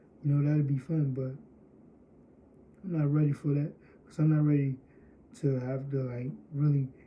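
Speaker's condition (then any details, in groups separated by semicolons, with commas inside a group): Cerebral palsy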